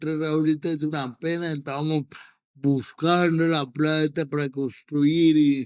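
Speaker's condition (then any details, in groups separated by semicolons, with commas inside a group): Cerebral palsy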